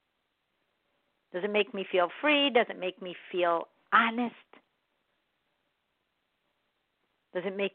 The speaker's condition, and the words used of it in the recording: None; typical speech.